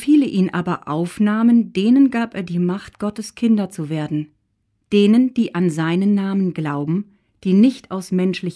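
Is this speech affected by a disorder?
No.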